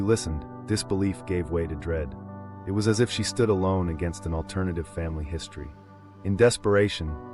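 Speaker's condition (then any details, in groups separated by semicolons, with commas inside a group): No condition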